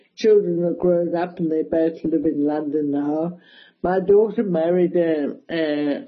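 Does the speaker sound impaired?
Yes: cerebral palsy; mild, affects balance a little and hand control, can walk, fully independent, wheelchair assistance at airports; speech affected a bit.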